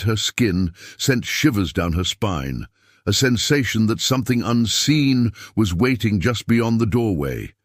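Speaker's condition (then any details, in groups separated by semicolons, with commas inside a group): No condition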